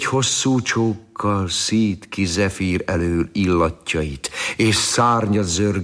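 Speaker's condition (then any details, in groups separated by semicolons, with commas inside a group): No condition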